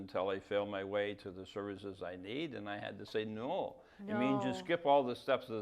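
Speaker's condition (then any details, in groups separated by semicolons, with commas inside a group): No condition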